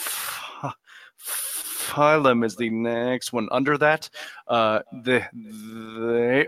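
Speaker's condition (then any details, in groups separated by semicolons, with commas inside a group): Stutter; repeated sounds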